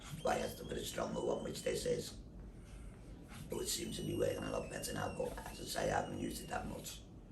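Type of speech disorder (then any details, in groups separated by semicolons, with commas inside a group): Speech with a voice prosthesis; laryngectomy for larynx cancer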